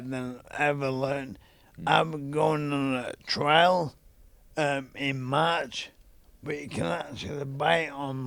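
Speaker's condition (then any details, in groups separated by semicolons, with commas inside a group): ALS; young onset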